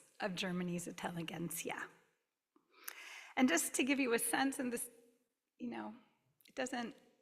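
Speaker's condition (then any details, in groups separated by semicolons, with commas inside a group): No condition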